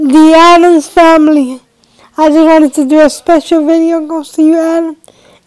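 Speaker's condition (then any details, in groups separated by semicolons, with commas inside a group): Cerebral palsy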